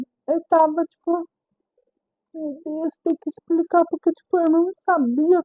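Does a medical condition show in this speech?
Yes: cerebral palsy.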